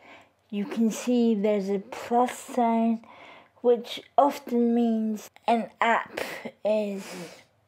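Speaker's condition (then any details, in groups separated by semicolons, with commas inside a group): Cerebral palsy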